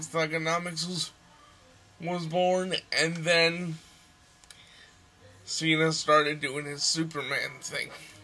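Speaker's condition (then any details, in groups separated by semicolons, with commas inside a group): Cerebral palsy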